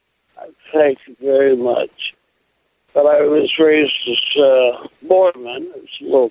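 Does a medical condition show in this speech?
Yes: stroke; stroke at age 75; recent stroke; apologizes for presentation of speech after stroke, asks listeners to look for substance.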